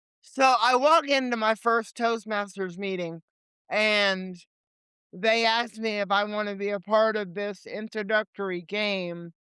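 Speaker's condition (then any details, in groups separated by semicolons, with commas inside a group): Cerebral palsy; limited mobility, legs; age 28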